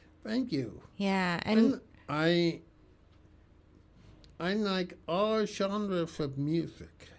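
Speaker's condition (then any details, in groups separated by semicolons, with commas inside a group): Cerebral palsy; speech affected, tongue cannot reach roof of mouth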